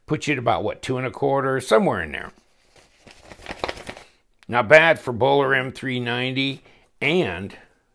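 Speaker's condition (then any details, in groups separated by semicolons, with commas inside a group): No condition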